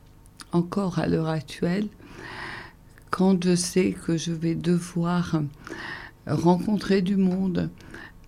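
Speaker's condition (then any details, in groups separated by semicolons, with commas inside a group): ALS (Charcot's disease); breathing difficulties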